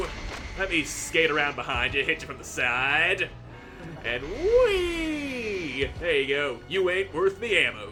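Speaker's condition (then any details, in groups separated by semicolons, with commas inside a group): No condition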